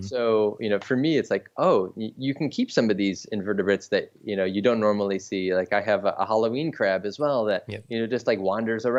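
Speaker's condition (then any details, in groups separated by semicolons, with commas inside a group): No condition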